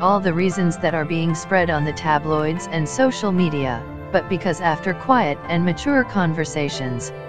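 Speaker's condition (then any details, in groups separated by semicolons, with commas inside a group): No condition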